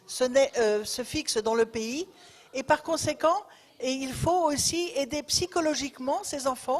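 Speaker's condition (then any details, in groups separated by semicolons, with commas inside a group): No condition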